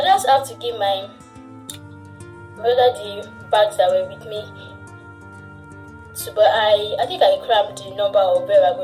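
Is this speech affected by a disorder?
No.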